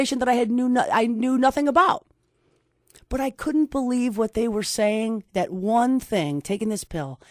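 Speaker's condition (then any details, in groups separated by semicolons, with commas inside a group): No condition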